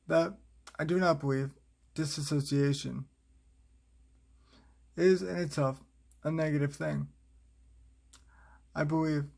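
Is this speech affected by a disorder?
Yes: cerebral palsy, spastic.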